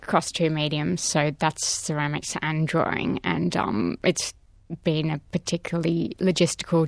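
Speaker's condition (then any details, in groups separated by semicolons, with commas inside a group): Profound deafness, progressive hearing loss, cochlear implants; born with moderate hearing loss about 30-40%, detected at three, total loss in 20s, bilateral cochlear implants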